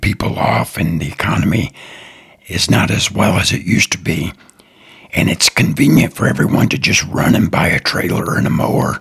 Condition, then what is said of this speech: Throat cancer. And that was my biggest fear, is I guess I feared people being critical of my voice.